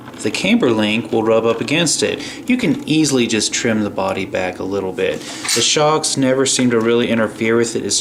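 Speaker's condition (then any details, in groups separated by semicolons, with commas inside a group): No condition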